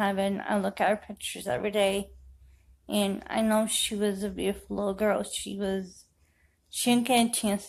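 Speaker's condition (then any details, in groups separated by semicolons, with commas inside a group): Cerebral palsy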